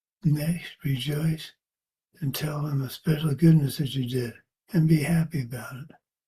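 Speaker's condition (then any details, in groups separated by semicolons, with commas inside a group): Parkinson's; age 73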